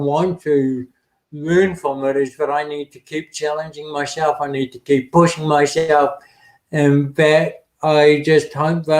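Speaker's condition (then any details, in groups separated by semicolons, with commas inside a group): Cerebral palsy; affects speech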